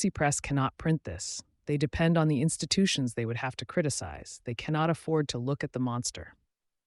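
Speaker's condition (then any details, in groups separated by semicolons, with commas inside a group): No condition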